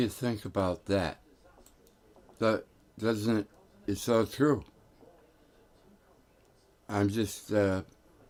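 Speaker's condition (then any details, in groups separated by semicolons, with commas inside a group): Tongue cancer; tongue tumor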